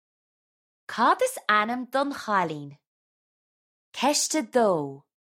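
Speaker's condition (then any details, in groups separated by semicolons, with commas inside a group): No condition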